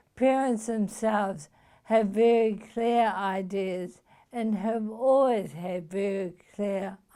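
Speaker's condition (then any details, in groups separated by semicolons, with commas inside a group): Motor neuron disease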